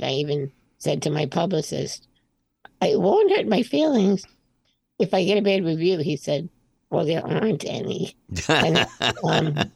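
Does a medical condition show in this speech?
Yes: spinal muscular atrophy type 2; from birth, slightly progressive since 20s, arms less mobile, power chair from 12, sensation unaffected; on oral breakthrough medication strengthening motor neurons; hard time talking before medication, breathing, speaking, singing now stronger.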